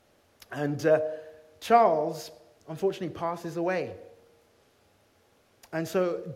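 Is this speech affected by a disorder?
No.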